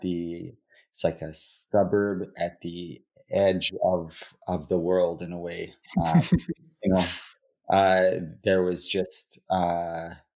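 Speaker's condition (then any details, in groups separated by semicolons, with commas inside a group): Stuttering; stuttering since childhood; stutters throughout interview; allows stuttering rather than trying to be fluent; repeated words, prolonged sounds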